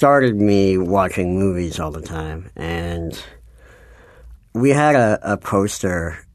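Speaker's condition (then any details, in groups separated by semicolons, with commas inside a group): Cleft palate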